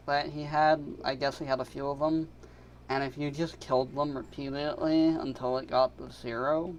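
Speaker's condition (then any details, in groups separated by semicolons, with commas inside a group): No condition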